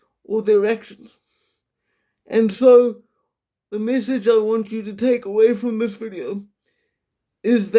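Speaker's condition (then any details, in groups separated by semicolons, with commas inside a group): Quadriplegic cerebral palsy, severe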